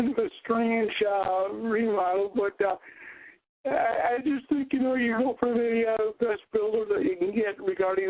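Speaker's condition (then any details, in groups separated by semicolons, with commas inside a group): Cerebral palsy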